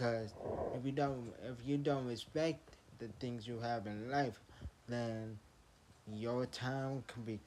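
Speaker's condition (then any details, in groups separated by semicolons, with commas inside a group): Traumatic brain injury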